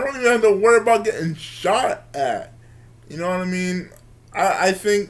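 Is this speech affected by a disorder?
Yes: cerebral palsy; from birth, wheelchair user.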